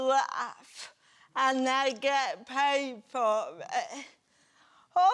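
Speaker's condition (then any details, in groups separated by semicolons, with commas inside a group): Cerebral palsy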